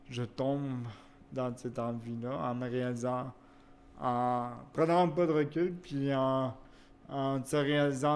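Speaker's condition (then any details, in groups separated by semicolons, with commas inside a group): Cerebral palsy; wheelchair use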